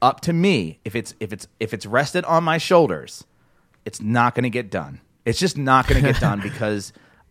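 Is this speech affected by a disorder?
No.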